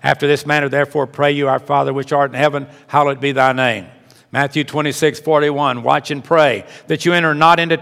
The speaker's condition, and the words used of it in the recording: None; typical speech.